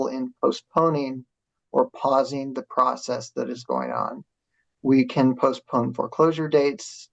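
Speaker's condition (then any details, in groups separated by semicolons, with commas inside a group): No condition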